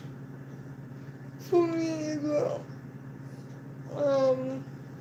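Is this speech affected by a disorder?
Yes: cerebral palsy.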